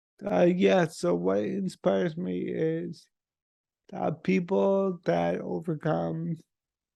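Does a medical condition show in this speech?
Yes: multiple sclerosis.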